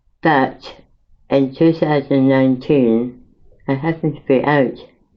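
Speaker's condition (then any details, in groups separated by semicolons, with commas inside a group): Mouth cancer after operations; radiotherapy damaged tongue and bone, tracheotomy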